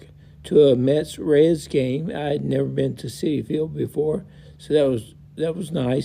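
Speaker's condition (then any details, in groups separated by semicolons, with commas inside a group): Multiple system atrophy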